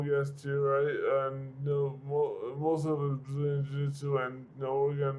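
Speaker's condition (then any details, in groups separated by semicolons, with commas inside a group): Severe brain injury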